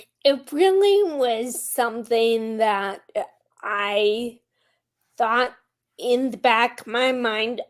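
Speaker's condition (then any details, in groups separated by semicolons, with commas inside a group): Friedreich's ataxia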